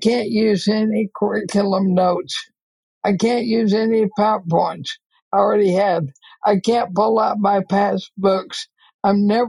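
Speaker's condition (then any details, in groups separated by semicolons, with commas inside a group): ALS; breathing affected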